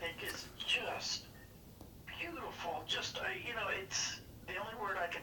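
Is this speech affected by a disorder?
Yes: Parkinson's disease; diagnosed 5-6 years ago, hand tremors, deep brain stimulation both sides, first 1.5 years ago; tremors largely controlled, battery pack, switched on and off with mini iPod, not all symptoms relieved.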